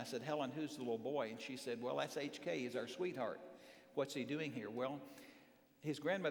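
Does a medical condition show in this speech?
No.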